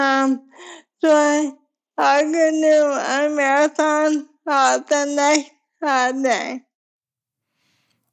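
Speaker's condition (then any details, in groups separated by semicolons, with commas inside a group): ALS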